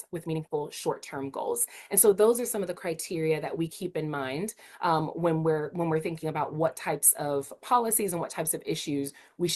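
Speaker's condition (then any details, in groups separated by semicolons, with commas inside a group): No condition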